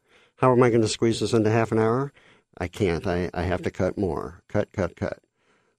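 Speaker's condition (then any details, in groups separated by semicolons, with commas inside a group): Cleft lip and palate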